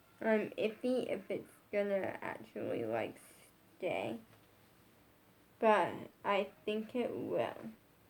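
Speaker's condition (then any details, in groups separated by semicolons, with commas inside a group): Brain injury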